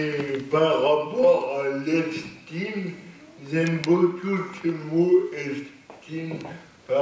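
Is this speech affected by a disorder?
Yes: cerebral palsy; lifelong, non-progressive.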